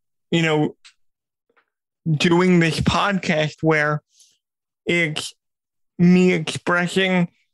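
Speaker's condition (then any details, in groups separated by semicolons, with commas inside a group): Cerebral palsy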